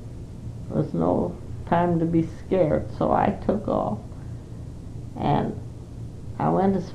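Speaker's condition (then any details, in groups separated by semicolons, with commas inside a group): Parkinson's; not very able to do much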